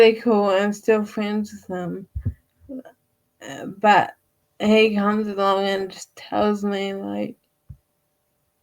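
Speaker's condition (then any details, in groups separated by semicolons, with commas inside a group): Friedreich's ataxia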